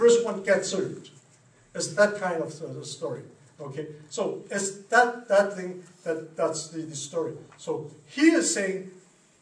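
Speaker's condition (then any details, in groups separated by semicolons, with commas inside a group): No condition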